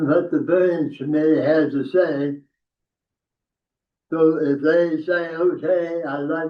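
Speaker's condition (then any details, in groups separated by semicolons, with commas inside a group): Tongue cancer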